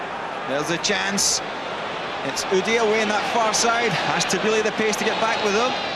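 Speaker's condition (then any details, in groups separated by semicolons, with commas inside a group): No condition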